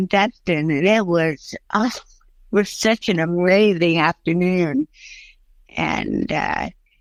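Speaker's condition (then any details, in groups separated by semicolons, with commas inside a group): Cerebral palsy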